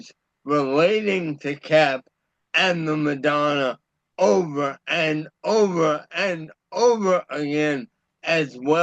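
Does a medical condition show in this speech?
Yes: cerebral palsy; about a year after a stroke.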